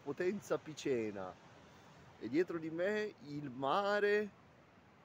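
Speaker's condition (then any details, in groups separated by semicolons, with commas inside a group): No condition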